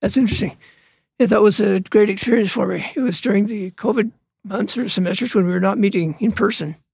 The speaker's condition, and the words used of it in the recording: Parkinson's disease. He would come, but it's sometimes hard for him to get the words across that he would like to share because of this Parkinson's.